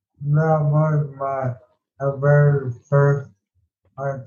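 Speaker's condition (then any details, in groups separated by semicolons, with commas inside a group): ALS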